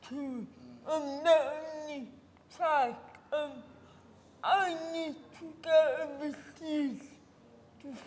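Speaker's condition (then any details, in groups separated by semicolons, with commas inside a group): Cerebral palsy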